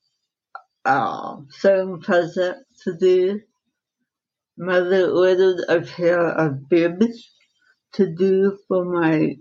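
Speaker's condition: Dystonia; encephalitis at 4, secondary dystonia, almost no hand, arm use, left-side brain surgery at 17; slight speech impediment

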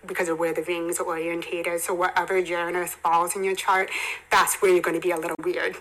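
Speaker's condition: Hearing impairment; further hearing loss at 27

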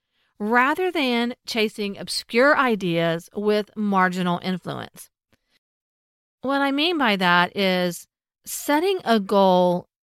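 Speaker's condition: No condition

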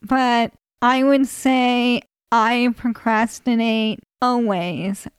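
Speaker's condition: ALS; ALS for 18 years, outliving 2 to 5 year prognosis, feeding tube placed about 5 years ago; still able to swallow and eat without choking, feeding tube not yet used

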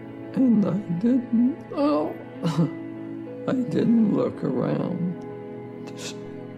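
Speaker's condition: ALS; diagnosed about 13 years ago

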